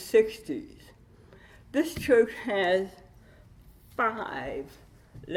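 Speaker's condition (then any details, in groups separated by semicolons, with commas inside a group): Cerebral palsy with dystonia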